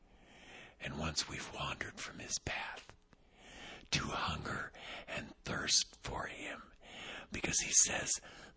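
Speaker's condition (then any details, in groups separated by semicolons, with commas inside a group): Vocal cord paralysis, unilateral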